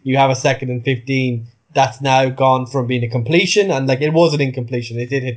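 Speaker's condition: No condition

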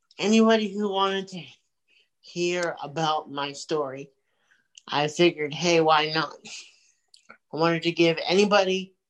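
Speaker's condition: Cerebral palsy; multiple surgeries since infancy

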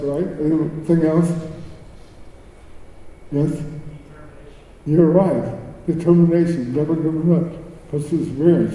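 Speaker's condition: Cerebral palsy; speech

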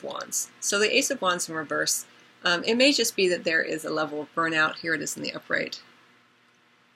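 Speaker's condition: No condition

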